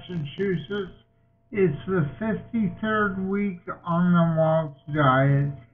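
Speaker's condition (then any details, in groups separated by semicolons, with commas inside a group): Multiple sclerosis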